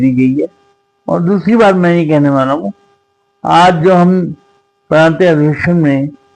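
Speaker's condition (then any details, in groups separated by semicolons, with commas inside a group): Cerebral palsy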